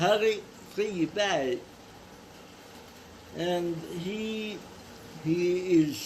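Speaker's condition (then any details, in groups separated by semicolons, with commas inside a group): Cerebral palsy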